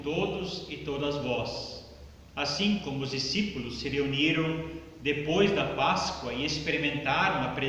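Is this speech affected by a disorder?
No.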